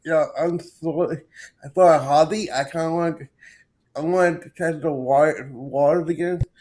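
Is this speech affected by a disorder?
Yes: cerebral palsy.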